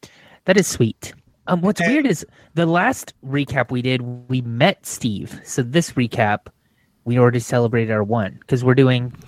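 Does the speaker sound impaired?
No.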